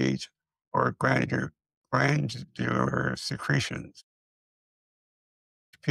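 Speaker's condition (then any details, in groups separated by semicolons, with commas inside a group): Multiple system atrophy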